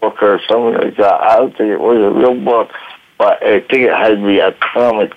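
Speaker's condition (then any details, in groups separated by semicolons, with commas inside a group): Voice box damage from tracheostomy; 1-2 week coma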